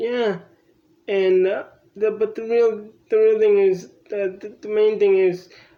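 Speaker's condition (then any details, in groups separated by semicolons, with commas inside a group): Cerebral palsy; from birth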